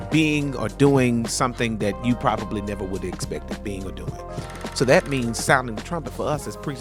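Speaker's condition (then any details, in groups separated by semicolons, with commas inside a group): No condition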